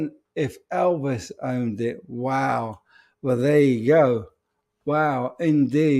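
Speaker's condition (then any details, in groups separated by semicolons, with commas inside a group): ALS; speech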